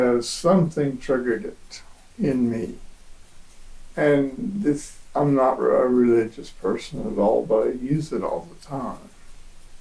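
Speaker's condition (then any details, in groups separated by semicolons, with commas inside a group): Parkinson's disease; poor balance, long history of shaking, brain surgery discussed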